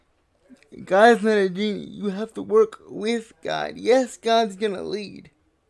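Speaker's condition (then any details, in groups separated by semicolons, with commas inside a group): Cerebral palsy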